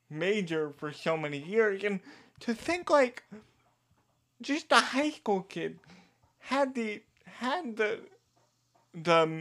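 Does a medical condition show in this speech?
Yes: cerebral palsy; diagnosed at age 2.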